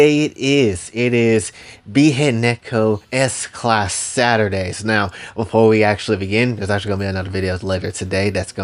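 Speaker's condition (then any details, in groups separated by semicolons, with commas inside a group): No condition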